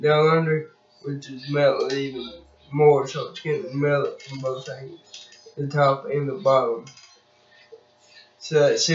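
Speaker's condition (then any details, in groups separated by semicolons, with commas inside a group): Cerebral palsy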